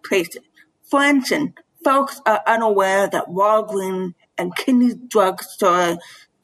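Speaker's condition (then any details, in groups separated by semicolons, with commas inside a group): Bilateral severe to profound hearing loss; interview uses interpretation services from Karen Todd through Vancro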